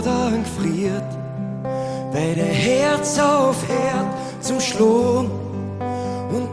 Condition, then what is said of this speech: None; typical speech.